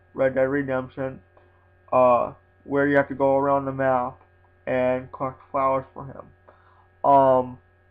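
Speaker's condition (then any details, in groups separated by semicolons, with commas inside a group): Spastic quadriplegic cerebral palsy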